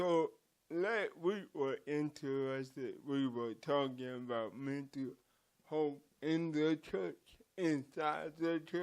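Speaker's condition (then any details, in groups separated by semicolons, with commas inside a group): Cerebral palsy; from birth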